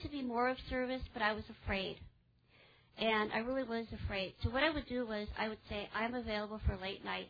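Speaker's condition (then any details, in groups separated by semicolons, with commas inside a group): Cleft palate; congenital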